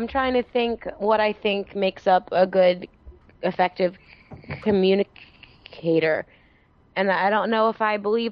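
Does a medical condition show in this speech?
Yes: stuttering; earlier tried hard with fluency shaping speech tools; voluntary stuttering practice stopped, earlier gains since lost; occasionally gets really stuck, particularly hard blocks, mostly less physical effort, stuttering amount unchanged; here prolonged sounds, blocks.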